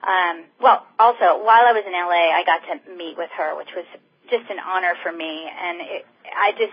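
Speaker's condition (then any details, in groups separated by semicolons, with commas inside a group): No condition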